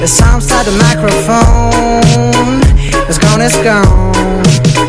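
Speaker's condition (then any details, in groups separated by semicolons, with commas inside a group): No condition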